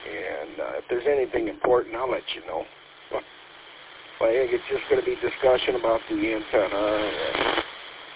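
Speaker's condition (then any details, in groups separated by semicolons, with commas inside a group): No condition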